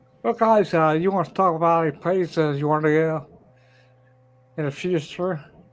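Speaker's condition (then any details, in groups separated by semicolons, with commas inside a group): Ataxia; may slur speech, may sound drunk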